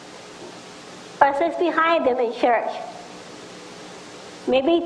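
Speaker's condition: Down syndrome; extra chromosome; speech problems

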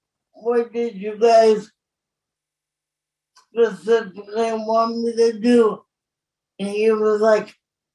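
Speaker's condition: Cerebral palsy; born very premature

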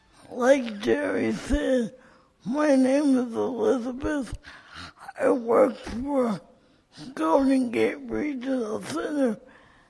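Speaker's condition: Cerebral palsy; lives independently without 24-hour support

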